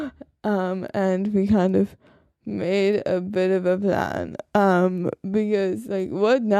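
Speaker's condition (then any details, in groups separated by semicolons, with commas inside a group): Cerebral palsy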